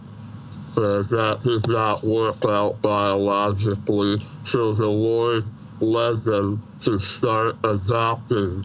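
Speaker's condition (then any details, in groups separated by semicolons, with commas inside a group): Treacher Collins syndrome, severe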